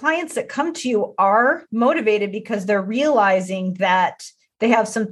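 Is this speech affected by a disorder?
No.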